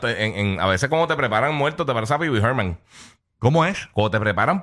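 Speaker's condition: No condition

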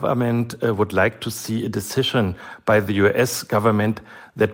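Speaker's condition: No condition

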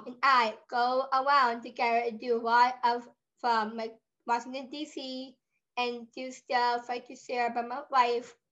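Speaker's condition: Down syndrome; 22 years old

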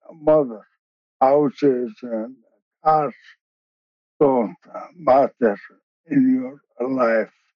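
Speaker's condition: ALS, bulbar onset, later regular ALS; many years since diagnosis

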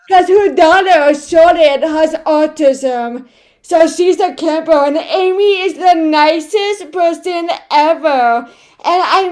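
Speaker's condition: Cerebral palsy, right side

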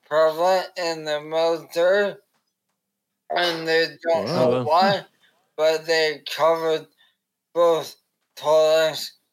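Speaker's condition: ALS; diagnosed at 30, given 2-5 years, stem cell therapy in Korea, arms do not work, not locked in

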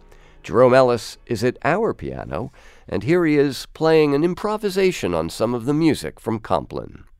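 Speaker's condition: No condition

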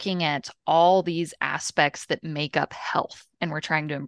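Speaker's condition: No condition

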